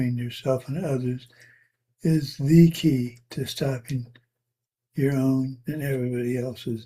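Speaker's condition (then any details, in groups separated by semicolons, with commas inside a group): Parkinson's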